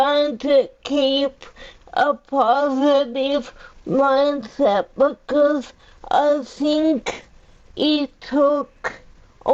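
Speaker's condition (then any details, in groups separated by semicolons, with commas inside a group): Cerebral palsy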